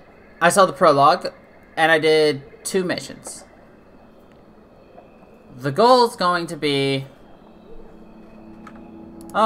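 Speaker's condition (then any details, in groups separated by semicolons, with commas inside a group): No condition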